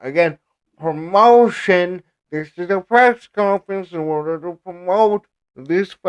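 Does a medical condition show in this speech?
Yes: cerebral palsy.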